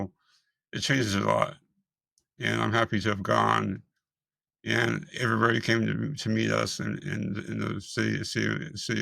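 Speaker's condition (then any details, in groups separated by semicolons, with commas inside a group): Multiple system atrophy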